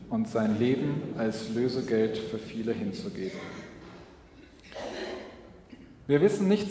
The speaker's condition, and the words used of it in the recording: None; typical speech.